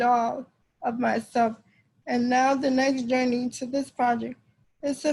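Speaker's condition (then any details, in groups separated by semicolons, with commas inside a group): Cerebral palsy; diagnosed at 9 months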